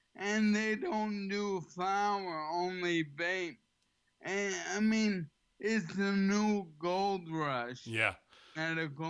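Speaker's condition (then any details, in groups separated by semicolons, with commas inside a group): ALS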